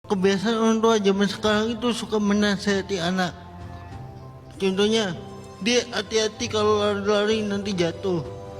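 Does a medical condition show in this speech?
Yes: cerebral palsy; acquired from car accident at five, weak legs, walking aid; about 26 years since onset, needs to sit; affected by accident, not very fluent.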